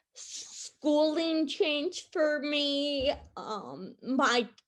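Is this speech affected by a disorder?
Yes: ataxia neuropathy (polg); POLG mitochondrial ataxia neuropathy, progressive; onset and diagnosis at 14, cannot type; often not understood, repeats or types on phone.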